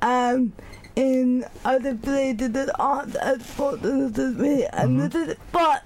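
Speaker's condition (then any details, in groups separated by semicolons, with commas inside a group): Cerebral palsy; cognitive function unaffected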